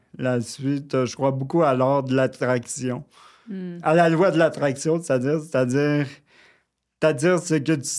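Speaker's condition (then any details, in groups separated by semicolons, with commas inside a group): Cerebral palsy, near quadriplegia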